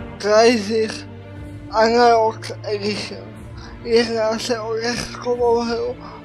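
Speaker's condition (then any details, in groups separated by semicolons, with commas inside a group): Cerebral palsy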